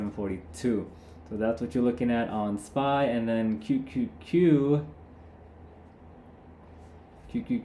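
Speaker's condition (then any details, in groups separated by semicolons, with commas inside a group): No condition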